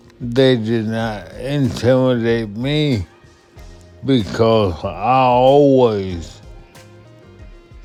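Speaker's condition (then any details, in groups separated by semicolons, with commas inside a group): Multiple sclerosis; affects left side and voice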